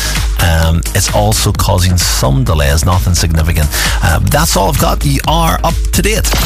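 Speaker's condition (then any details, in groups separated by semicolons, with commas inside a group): No condition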